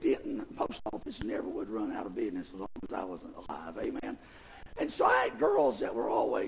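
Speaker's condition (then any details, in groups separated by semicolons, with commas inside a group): Vocal fold paralysis, bilateral; speaks with false vocal folds; voice worse than before, Kermit-the-Frog-like, irritating, pushes much air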